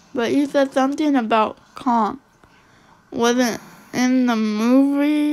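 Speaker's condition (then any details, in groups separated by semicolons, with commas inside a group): Cerebral palsy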